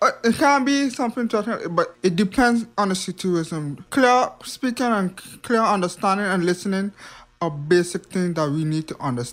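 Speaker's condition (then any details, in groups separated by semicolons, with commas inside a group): Hearing impairment; ongoing hearing loss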